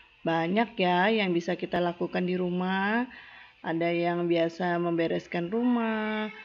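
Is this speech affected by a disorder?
No.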